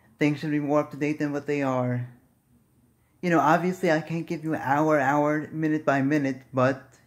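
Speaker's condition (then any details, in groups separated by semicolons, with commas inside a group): Cerebral palsy; speaks fast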